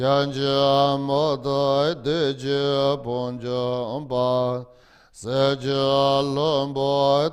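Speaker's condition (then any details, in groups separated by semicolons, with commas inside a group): No condition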